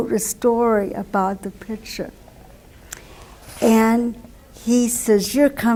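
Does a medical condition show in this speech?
Yes: cerebral palsy; wheelchair user.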